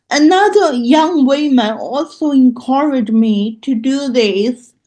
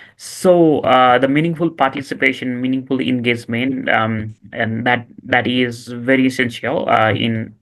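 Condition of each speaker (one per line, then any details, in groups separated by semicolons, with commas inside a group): Cerebral palsy; loss of muscle control
No condition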